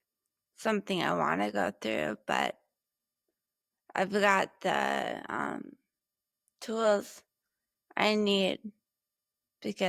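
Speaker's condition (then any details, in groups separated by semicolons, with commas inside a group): Brain injury; six and a half years since injury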